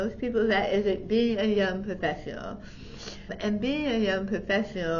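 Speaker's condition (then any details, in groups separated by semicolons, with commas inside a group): Tongue cancer surgery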